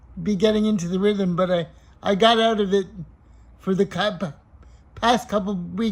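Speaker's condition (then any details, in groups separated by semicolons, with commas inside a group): Cerebral palsy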